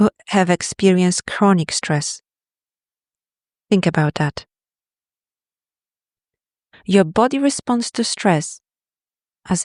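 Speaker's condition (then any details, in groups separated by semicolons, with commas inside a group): No condition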